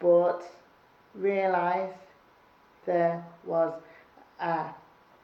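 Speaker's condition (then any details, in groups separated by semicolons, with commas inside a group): Cerebral palsy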